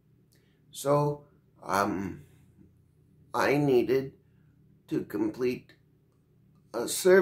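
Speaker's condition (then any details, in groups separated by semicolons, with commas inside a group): Cerebral palsy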